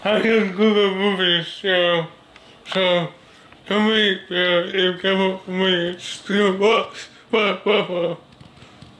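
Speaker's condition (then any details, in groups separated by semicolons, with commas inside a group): Cerebral palsy; body affected; speech disability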